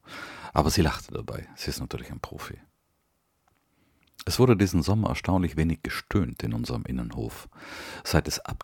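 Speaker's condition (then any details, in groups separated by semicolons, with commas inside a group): No condition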